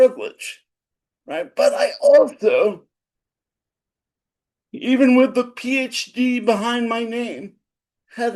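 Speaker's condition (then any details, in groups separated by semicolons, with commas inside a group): Cerebral palsy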